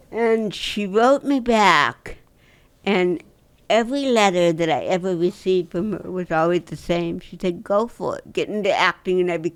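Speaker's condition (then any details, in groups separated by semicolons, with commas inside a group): Cerebral palsy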